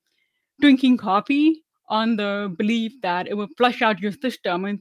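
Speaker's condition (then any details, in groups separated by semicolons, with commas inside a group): Deafness; about 25 years passing as hearing, relearned English and speech, hearing aids, closed captioning; relearned speech through about ten years of speech therapy, often told speaks really well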